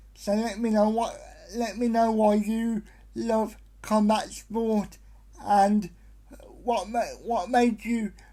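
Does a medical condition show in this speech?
Yes: cerebral palsy.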